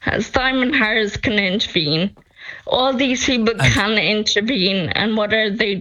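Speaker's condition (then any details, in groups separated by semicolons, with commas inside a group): Friedreich's ataxia; speech deteriorating, voice expected to be lost, voice banked over hours, synthetic voice app on phone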